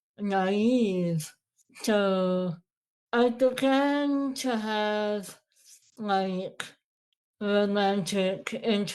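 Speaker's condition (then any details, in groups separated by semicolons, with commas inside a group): Moebius syndrome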